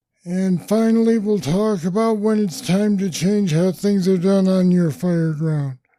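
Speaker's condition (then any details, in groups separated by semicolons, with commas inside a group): Parkinson's disease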